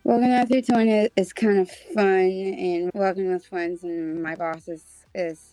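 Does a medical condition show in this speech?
Yes: Down syndrome; third copy of the 21st chromosome.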